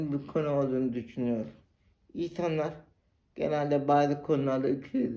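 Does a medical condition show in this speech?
Yes: cerebral palsy; spastic type.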